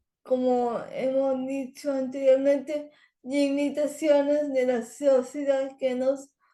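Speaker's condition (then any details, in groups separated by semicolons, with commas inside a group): Cerebral palsy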